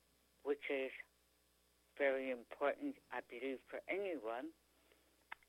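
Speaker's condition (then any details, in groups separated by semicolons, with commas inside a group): Tongue cancer; stage 4 tongue cancer, chronic sore throat symptom, Dr. Oxford removed three quarters of tongue, two surgeries; speaking and eating again after surgery; could not speak, swallow or eat after surgery, feeding tube, now speaks pretty clearly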